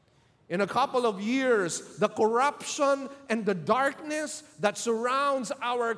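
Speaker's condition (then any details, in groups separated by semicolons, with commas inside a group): No condition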